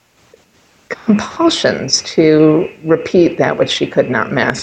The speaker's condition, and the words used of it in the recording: None; typical speech.